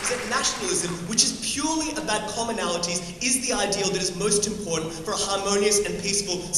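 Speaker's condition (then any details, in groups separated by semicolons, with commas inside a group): No condition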